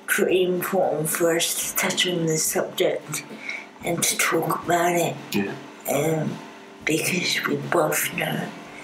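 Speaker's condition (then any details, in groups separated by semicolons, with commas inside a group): Cerebral palsy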